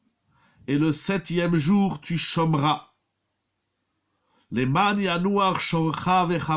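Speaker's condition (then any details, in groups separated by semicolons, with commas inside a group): No condition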